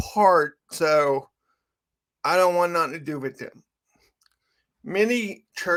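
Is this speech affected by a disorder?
Yes: cerebral palsy; from birth.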